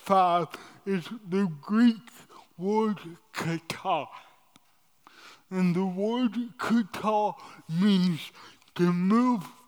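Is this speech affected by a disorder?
Yes: cerebral palsy; cerebral palsy from birth at St. Edward's (now Mercy Hospital), doctors predicted no walking or talking.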